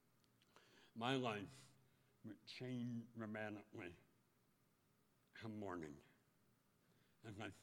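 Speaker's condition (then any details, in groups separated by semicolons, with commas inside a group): Speech impediment; first operation in North Dakota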